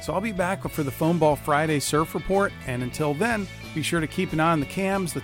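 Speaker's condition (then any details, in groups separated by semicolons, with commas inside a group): No condition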